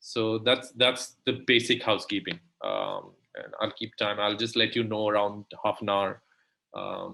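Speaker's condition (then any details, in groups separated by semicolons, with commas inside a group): No condition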